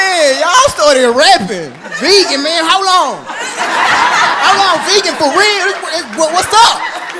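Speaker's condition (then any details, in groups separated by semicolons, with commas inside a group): No condition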